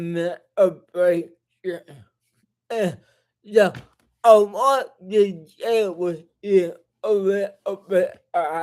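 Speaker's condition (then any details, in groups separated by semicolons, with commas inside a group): Cerebral palsy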